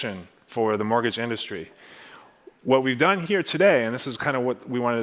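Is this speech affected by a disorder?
No.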